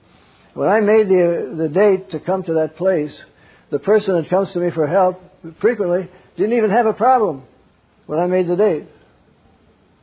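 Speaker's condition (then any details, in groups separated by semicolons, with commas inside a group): Parkinson's; wakes up around 3 am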